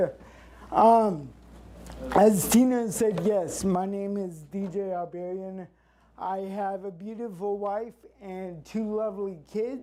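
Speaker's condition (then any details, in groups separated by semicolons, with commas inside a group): Cerebral palsy; since birth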